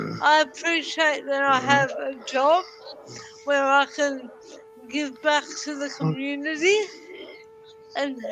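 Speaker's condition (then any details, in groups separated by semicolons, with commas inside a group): Cerebral palsy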